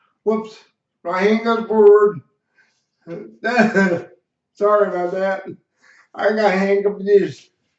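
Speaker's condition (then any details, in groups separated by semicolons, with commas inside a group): Cerebral palsy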